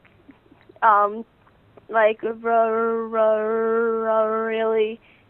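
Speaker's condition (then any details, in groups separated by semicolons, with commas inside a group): Stuttering; stuttering since beginning to talk, speech therapy with own speech therapist; about 18, starting college, therapy every two weeks, summer three-session intensive, Friends National Association; needs extra time to speak, letters to teachers, friends avoid filling in words; repeated sounds, prolonged sounds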